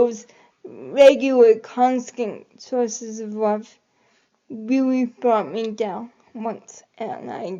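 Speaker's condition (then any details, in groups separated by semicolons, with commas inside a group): Cerebral palsy; able to articulate and speak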